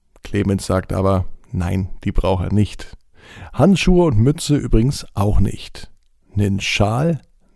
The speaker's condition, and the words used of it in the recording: No condition.